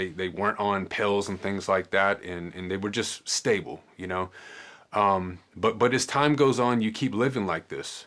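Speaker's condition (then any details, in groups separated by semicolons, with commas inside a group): No condition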